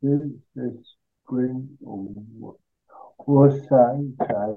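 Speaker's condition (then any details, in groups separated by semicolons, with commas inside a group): Cerebral palsy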